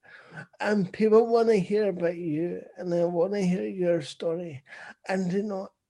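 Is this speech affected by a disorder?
Yes: cerebral palsy; visible.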